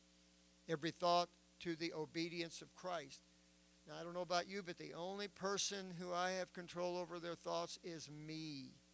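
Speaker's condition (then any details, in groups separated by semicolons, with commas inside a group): No condition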